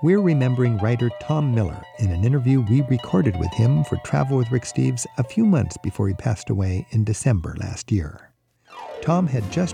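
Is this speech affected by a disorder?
No.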